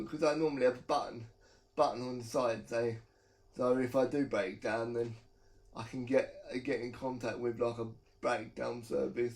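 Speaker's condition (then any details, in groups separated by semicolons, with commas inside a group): Cerebral palsy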